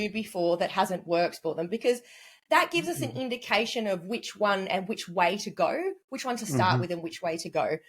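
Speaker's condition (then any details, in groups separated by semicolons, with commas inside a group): No condition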